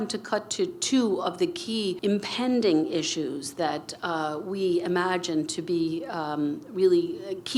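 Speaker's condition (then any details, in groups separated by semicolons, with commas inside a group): No condition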